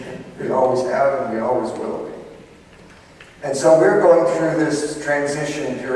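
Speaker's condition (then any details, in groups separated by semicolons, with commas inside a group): No condition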